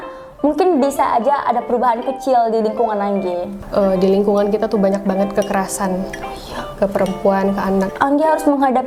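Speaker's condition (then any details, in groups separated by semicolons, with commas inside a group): No condition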